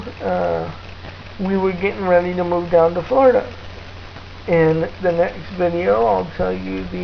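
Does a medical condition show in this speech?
Yes: cerebral palsy.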